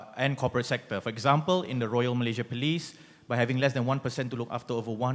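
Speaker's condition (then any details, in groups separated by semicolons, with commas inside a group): No condition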